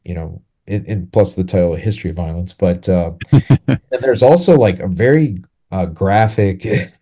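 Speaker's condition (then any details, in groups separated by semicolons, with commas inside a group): No condition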